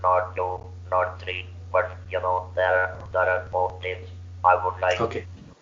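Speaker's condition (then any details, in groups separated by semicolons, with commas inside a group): Laryngeal cancer surgery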